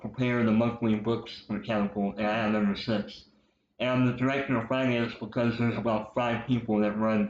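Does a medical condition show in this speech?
Yes: cleft lip and palate, popliteal pterygium syndrome; over 30 operations until age 14 including lip and palate correction.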